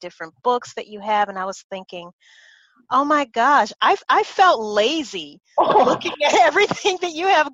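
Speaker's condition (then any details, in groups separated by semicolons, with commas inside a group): No condition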